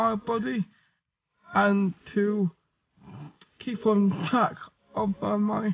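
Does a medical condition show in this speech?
Yes: cerebral palsy.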